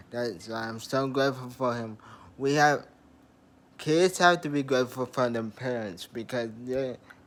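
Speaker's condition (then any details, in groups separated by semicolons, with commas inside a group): Traumatic brain injury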